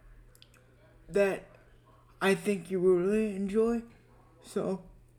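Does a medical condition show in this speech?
Yes: spastic quadriplegic cerebral palsy; uses wheelchair for everything, unable to walk, diagnosed at young age; adult, asks for help with some tasks; breathes on own without any support, eats and feeds self.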